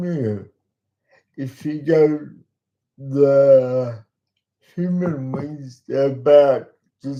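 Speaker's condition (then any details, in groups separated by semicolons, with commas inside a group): Cerebral palsy; talks slowly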